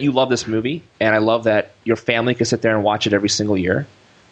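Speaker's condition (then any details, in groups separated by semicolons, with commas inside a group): No condition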